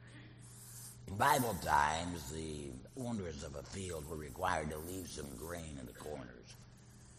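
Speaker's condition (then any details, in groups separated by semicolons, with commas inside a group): Laryngectomy; total laryngectomy after cancer recurrence, voice prosthesis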